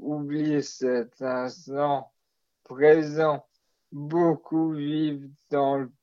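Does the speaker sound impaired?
Yes: maladie de Charcot (ALS); degenerative disease.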